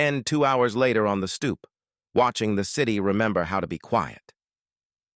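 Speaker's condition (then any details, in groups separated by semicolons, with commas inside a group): No condition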